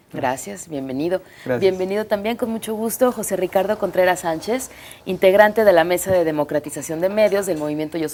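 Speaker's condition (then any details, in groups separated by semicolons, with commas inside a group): No condition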